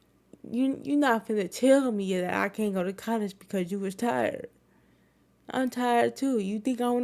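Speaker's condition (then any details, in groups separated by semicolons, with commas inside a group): Cerebral palsy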